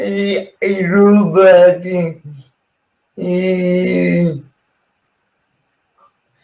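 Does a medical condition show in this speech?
Yes: cerebral palsy.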